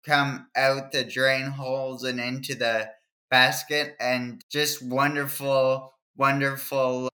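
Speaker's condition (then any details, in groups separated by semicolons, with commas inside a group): Cerebral palsy; hand movement and writing difficulty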